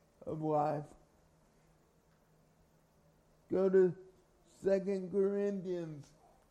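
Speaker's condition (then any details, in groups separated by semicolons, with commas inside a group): Cerebral palsy; carried everywhere by parents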